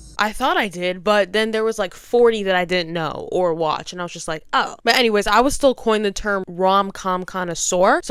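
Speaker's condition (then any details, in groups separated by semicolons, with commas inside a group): No condition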